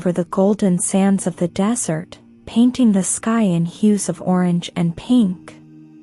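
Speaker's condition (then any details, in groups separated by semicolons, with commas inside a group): No condition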